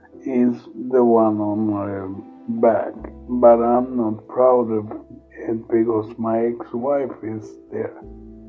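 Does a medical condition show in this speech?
Yes: multiple sclerosis; progressive form.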